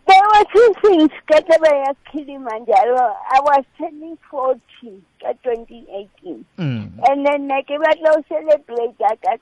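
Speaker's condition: Cerebral palsy; since childhood

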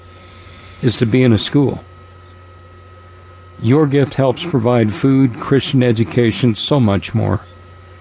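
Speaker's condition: No condition

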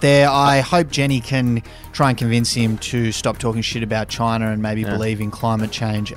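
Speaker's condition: No condition

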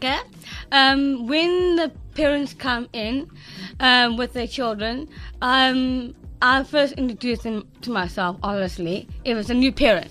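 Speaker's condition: Down syndrome; since birth; adult

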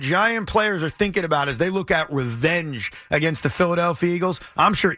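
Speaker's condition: No condition

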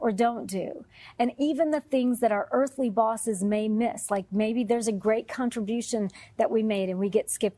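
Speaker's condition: No condition

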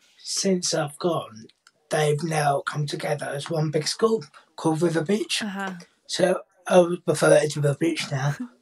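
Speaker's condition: Cerebral palsy, profound hearing loss; born three months premature, boccia class BC5 formerly BC2; speaks clearly despite deafness, BSL first language, primary school speech and language therapy

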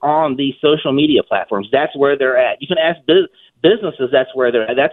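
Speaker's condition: No condition

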